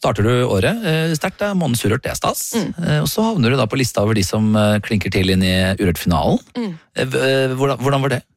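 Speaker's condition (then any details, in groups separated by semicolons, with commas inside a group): No condition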